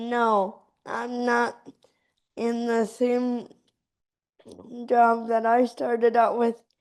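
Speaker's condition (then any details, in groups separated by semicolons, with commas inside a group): Cerebral palsy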